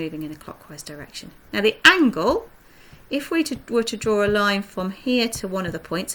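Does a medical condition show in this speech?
No.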